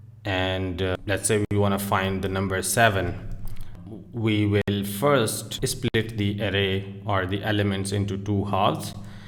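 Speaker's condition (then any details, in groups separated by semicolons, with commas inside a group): No condition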